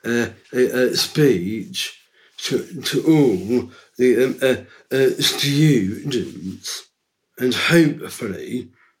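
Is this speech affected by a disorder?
Yes: Down syndrome; from birth.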